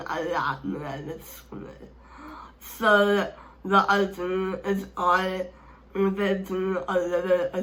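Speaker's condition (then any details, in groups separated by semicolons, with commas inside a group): Speech impairment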